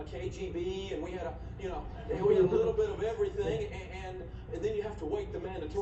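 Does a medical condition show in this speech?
No.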